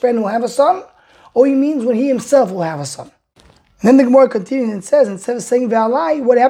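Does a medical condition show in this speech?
No.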